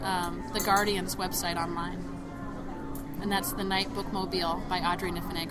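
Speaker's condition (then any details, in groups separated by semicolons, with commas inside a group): No condition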